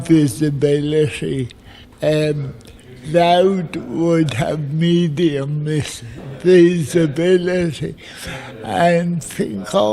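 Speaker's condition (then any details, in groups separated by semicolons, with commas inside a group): Cerebral palsy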